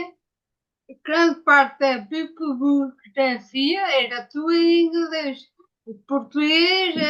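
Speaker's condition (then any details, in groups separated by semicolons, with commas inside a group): Ataxia after brain injury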